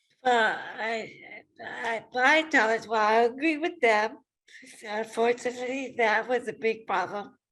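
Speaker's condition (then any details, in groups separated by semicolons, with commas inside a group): ALS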